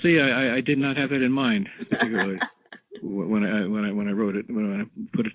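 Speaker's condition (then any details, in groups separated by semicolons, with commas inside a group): Parkinson's disease, rigidity-predominant, no tremor; ability to walk almost gone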